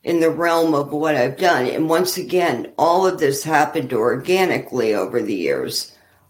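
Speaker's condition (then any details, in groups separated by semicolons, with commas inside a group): ALS; small symptoms traced back easily 10 years or more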